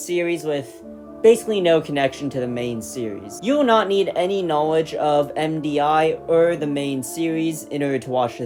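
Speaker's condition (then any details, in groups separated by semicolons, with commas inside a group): No condition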